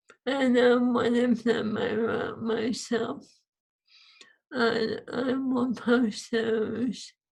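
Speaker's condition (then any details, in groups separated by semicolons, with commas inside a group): ALS; swallowing lost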